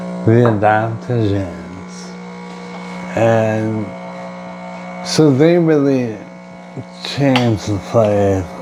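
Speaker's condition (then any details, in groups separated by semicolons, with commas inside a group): Brain injury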